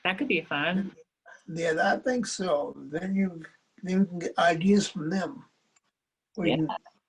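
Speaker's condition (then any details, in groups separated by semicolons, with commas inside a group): Cerebral palsy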